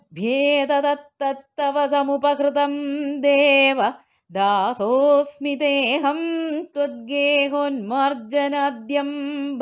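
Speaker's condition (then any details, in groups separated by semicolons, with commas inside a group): No condition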